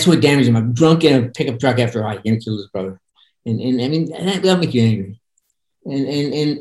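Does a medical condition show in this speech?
Yes: Parkinson's; progressive brain disease, diagnosed in early adulthood, incomplete facial control, passive stone face; voice sometimes monotone.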